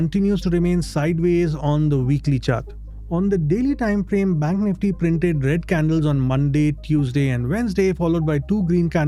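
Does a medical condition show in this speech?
No.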